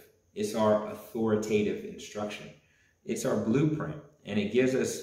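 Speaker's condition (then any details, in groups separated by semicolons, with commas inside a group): No condition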